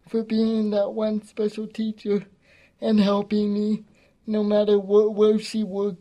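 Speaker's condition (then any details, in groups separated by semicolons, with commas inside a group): Cerebral palsy; age 17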